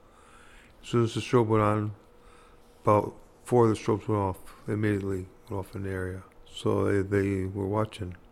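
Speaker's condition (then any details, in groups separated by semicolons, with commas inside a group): Parkinson's disease; hard time talking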